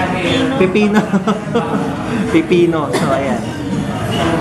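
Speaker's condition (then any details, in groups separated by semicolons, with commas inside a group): No condition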